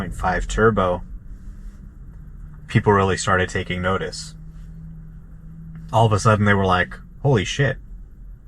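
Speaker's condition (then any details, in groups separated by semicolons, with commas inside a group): No condition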